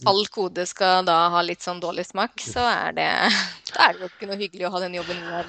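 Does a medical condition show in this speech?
No.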